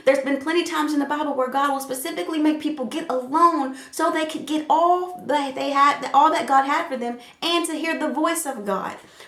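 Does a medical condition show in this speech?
No.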